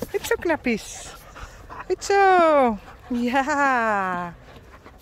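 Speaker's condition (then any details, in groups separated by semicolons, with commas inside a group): No condition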